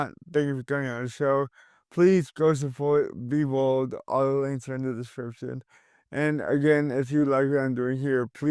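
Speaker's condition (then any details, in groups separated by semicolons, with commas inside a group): Cerebral palsy; caused by stroke at birth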